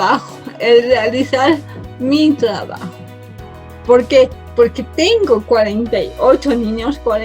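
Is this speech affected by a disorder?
Yes: cerebral palsy from birth.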